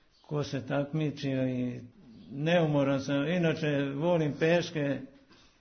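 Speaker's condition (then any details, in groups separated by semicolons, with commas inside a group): Parkinson's disease; reports no difficulties from the illness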